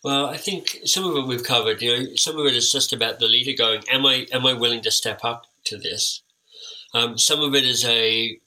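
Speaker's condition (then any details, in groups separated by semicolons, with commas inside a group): Cleft lip and palate; time with an orthodontist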